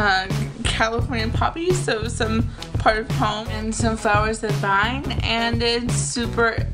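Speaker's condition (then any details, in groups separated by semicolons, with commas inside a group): Cerebral palsy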